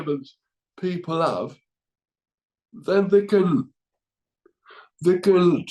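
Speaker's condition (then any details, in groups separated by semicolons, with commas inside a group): Cerebral palsy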